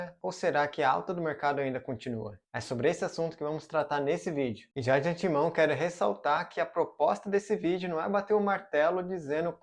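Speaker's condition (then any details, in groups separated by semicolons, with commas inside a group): No condition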